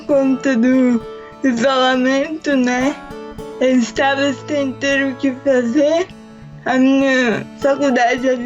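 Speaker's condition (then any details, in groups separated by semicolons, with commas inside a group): Mixed cerebral palsy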